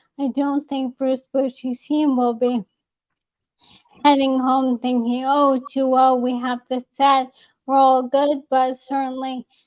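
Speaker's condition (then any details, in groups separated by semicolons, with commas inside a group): ALS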